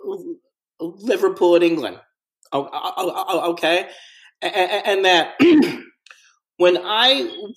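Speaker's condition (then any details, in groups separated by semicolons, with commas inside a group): Stuttering; onset at three or four years, no trauma cause, mother stuttered until about 11-12, speech camp as child, teen years harder; adult, persistent stuttering; very fluent in crisis situations, stutters when things calm, takes deep breath and counts to five; repeated sounds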